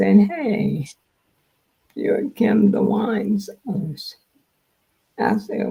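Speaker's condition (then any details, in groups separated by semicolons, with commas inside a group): Multiple sclerosis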